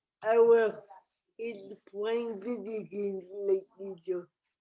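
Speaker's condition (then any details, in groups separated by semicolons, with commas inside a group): Cerebral palsy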